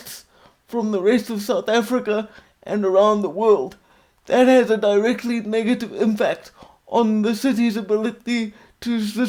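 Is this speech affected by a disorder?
Yes: quadriplegic cerebral palsy, severe.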